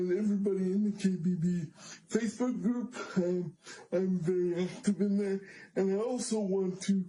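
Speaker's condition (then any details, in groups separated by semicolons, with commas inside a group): Cerebral palsy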